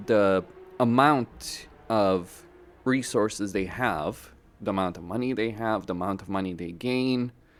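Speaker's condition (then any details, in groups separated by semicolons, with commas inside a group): No condition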